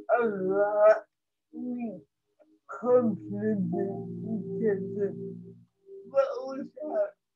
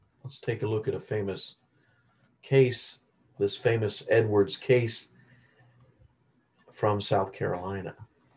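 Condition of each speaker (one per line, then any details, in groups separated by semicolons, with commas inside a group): Cerebral palsy; present from birth
No condition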